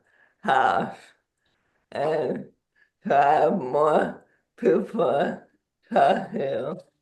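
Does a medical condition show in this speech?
Yes: ALS; sometimes cannot speak, needs interpreter, breathing concerns.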